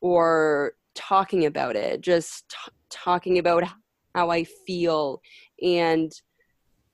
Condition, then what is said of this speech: Stuttering. I find that my speech is a lot better around kids. I think it's because I don't feel as judged by them.